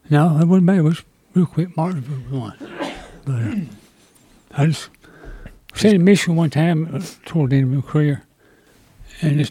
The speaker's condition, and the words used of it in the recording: Parkinson's disease. And I just, it's weird, you can't really talk right at times.